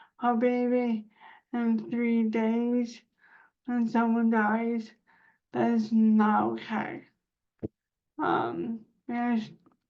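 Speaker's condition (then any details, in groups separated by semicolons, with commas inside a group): Cerebral palsy; spasticity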